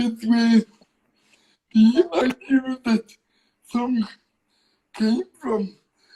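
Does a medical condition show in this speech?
Yes: cerebral palsy.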